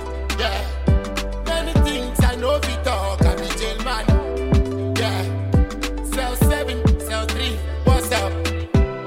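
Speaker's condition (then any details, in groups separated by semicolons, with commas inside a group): No condition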